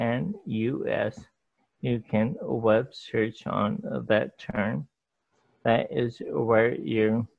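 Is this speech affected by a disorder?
Yes: ALS.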